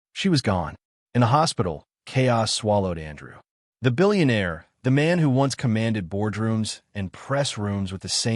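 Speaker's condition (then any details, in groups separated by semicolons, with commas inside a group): No condition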